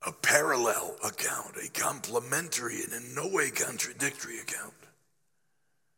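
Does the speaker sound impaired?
Yes: laryngeal cancer after radiation; growth on voice box, treated with radiation and chemotherapy, voice box not removed; a little over a year since discovery, voice much better but not fully recovered; started preaching in a whisper, voice gaining strength, still affected, apologizes for listener discomfort.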